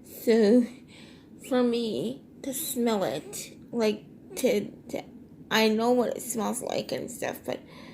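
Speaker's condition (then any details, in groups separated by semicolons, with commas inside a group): Cerebral palsy, triplegia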